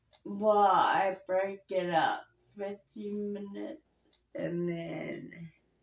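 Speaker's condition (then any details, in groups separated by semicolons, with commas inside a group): Muscular dystrophy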